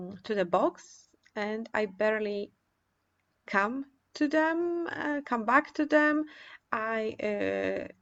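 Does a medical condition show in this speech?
No.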